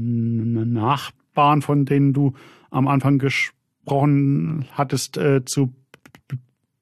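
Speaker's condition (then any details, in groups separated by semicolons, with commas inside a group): Stuttering; fairly strong stuttering symptoms; block occurs during introduction after about 20 seconds; blocks while speaking, fluent at first; blocks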